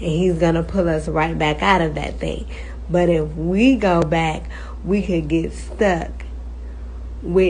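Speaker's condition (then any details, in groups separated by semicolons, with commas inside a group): Cerebral palsy, spastic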